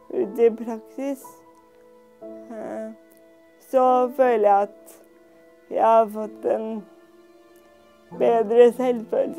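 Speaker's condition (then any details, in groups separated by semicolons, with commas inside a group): Cerebral palsy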